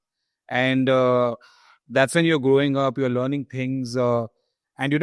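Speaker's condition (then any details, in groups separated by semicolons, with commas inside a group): No condition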